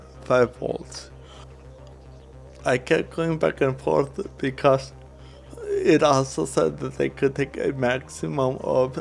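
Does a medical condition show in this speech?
Yes: cerebral palsy.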